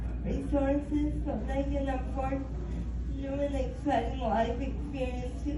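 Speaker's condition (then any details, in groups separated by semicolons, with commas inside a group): Cerebral palsy; spastic quadriplegia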